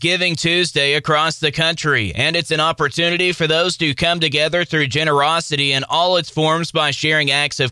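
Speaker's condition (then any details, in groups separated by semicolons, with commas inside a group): No condition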